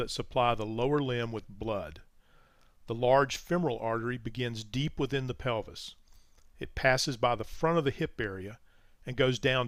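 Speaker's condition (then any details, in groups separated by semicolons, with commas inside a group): No condition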